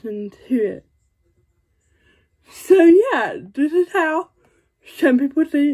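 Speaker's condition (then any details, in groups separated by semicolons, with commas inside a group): Cerebral palsy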